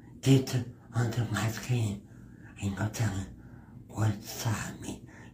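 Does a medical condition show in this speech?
Yes: cerebral palsy; not curable, walks and moves without wheelchair, had speech therapist, strong support system; drools a little, cannot contain drooling, drools when speaking; speech affected, way of talking differs, bullied for speech through elementary, junior high, high school.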